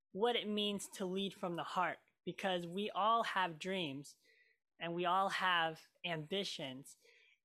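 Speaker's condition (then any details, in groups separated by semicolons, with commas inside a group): Cleft lip and palate; many childhood surgeries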